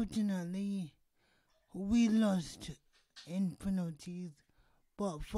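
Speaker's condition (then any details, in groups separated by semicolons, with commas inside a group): Cerebral palsy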